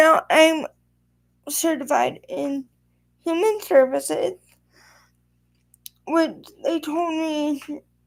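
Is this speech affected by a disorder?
Yes: quadriplegic spastic cerebral palsy.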